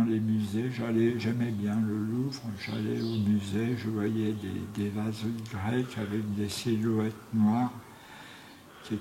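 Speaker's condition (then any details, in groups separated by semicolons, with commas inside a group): Tongue cancer; tracheostomy after surgery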